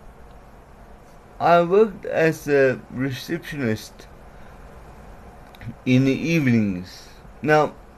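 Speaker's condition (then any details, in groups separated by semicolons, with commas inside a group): Cerebral palsy; sometimes out of breath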